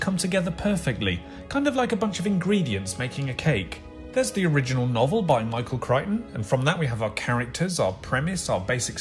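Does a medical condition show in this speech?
No.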